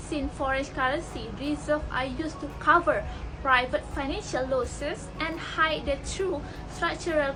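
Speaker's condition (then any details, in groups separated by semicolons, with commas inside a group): No condition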